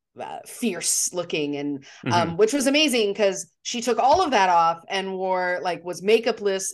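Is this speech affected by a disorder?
No.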